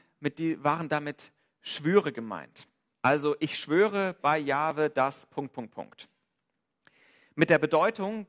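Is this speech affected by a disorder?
No.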